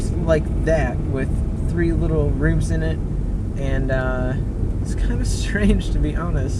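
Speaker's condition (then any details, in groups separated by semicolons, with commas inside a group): No condition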